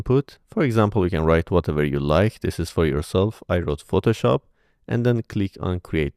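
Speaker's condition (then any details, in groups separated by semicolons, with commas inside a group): No condition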